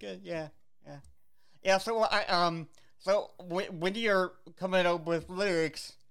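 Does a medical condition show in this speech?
Yes: cerebral palsy; visible physical disability.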